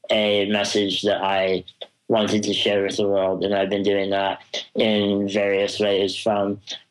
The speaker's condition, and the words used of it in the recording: Spinal muscular atrophy. To my jaw and my tongue, which obviously affects my ability to talk, which is why I may sound a little difficult to understand at times.